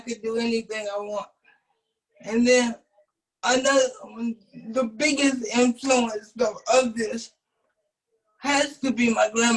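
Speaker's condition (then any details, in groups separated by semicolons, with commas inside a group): Cerebral palsy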